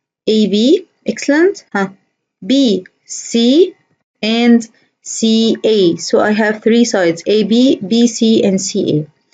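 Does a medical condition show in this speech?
No.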